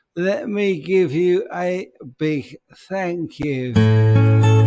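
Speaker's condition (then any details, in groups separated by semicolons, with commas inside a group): ALS; speech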